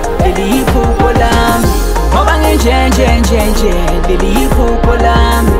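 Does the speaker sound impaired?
No.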